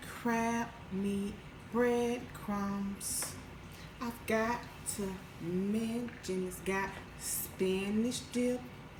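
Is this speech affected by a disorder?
No.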